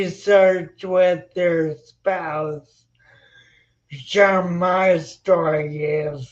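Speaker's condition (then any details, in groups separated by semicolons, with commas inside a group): Spinocerebellar ataxia; slightly staccato speech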